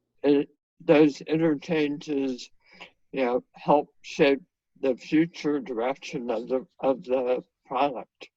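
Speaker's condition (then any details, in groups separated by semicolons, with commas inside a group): Head and neck cancer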